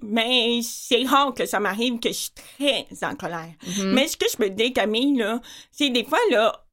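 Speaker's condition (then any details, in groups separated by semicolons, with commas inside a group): Profound deafness with cochlear implant, congenital; lip-reads to confirm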